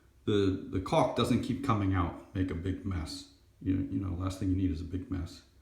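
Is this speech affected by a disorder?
No.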